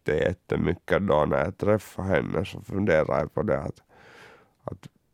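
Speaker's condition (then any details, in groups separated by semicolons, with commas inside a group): Cerebral palsy; uses wheelchair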